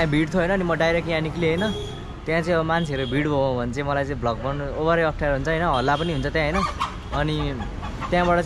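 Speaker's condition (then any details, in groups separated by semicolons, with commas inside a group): No condition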